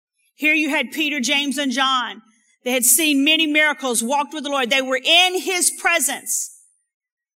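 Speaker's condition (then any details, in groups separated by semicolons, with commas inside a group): No condition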